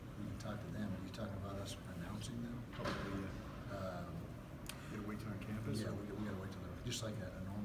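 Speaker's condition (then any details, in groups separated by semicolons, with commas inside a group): No condition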